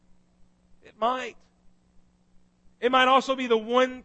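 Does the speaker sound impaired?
No.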